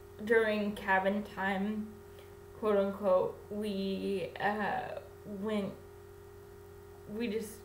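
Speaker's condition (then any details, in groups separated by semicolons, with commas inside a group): Cerebral palsy; infant ventilator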